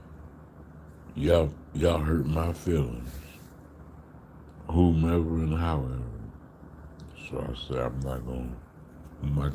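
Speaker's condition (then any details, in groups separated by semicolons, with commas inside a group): Slurred speech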